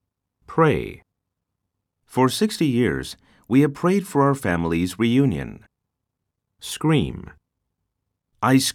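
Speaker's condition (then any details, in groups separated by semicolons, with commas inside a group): No condition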